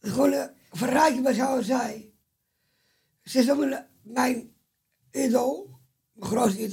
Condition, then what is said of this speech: Down syndrome. Want jij bent natuurlijk, jij praat heel goed, je bent in de serie.